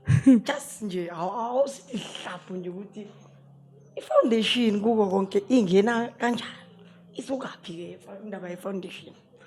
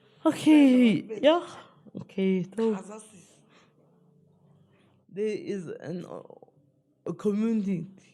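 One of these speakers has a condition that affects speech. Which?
The second: spastic cerebral palsy; spastic cerebral palsy, from birth, brain injury, involuntary movements; speech affected, had speech therapy.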